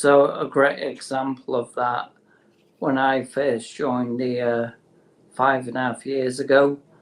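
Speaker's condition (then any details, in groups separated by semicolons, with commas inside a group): Motor neurone disease; terminal, no cure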